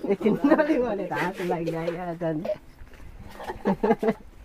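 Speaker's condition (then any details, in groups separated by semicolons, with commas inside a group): No condition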